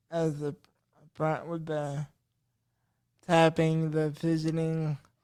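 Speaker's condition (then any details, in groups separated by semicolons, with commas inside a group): Cerebral palsy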